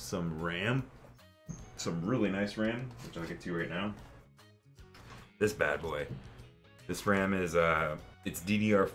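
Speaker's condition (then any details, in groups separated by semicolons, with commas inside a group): No condition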